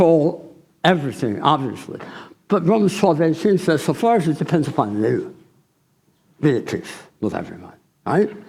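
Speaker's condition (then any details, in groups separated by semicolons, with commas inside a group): Tongue cancer surgery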